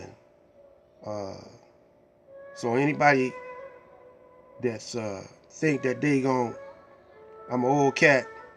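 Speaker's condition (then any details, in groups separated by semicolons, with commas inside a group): No condition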